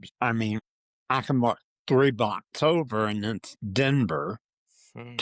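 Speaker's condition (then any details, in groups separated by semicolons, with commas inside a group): Parkinson's disease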